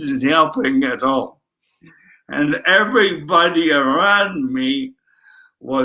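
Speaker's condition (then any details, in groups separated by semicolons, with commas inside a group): Traumatic brain injury; AVM hemorrhage at 57, three brain surgeries, right side affected; ataxia right arm and leg, right leg weaker; tongue affected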